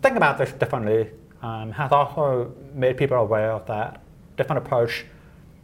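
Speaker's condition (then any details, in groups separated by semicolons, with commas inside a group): Deafness; unable to make phone calls unaided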